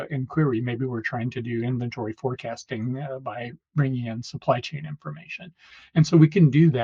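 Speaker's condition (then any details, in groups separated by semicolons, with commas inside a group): No condition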